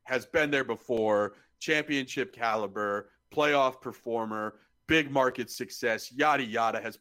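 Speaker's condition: No condition

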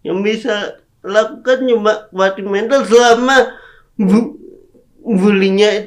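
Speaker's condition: Cerebral palsy; speaking is difficult

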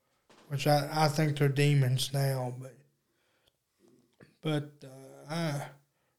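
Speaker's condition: Cerebral palsy; unable to walk

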